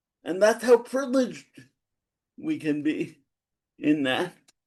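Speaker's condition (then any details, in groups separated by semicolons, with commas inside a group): Cerebral palsy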